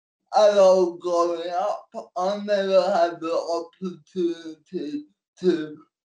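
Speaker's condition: Cerebral palsy; NDIS support worker for transport

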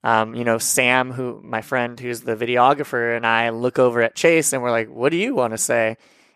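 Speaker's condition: No condition

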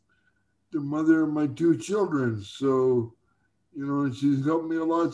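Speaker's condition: Cerebral palsy; uses wheelchair for mobility

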